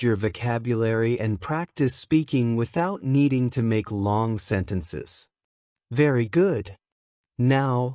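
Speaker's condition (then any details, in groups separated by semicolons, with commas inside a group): No condition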